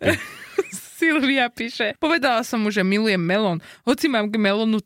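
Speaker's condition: No condition

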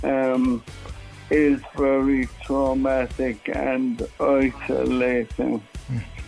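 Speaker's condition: Motor neurone disease; onset with tremors nearly two years ago, affects muscle movement; about 18 months since diagnosis, some days hard to walk, difficulty eating; voice affected but not lost

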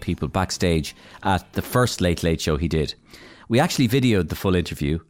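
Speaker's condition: No condition

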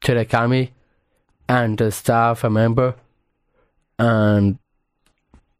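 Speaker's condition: Down syndrome; congenital, extra copy of chromosome 21; ears blocked during interview, asks for question to be repeated

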